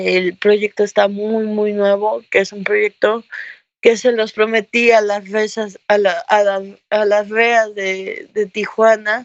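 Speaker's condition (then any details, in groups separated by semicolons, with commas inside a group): Cerebral palsy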